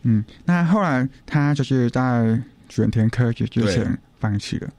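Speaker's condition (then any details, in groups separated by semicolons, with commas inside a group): Hearing impairment; wears hearing aids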